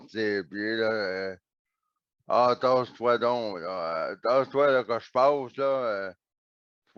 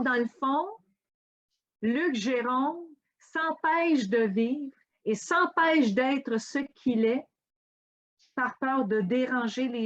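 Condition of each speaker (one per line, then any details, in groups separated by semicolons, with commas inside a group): Neonatal cerebral palsy; oxygen loss at birth, operation at age 4, muscle atrophy; wheelchair after muscles tired and atrophied
No condition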